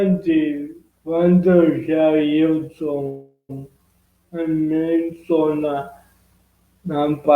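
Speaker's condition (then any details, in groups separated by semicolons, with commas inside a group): Cerebral palsy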